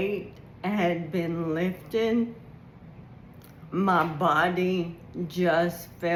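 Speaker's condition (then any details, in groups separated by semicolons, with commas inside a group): ALS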